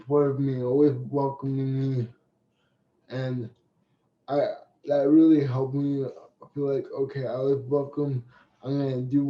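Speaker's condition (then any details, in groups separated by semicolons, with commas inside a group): Cerebral palsy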